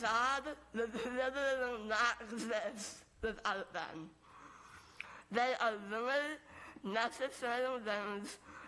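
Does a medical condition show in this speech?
Yes: Moebius syndrome.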